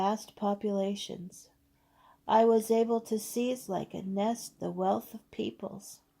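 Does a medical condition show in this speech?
No.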